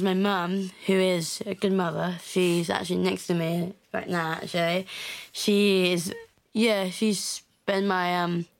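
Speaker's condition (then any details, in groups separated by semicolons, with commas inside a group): Down syndrome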